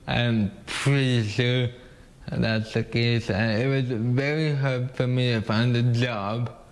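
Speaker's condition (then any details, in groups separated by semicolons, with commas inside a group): Cerebral palsy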